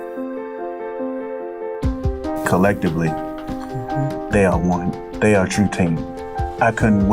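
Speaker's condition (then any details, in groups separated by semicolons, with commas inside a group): No condition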